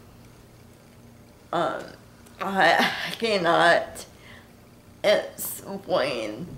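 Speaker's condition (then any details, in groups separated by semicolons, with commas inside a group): Cerebral palsy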